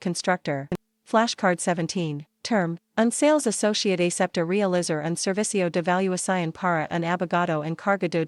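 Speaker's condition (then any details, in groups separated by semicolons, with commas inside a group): No condition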